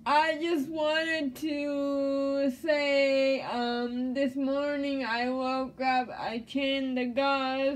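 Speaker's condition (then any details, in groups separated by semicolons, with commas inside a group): Cerebral palsy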